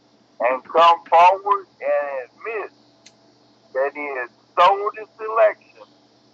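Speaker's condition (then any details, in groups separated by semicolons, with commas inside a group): Cerebral palsy; bedbound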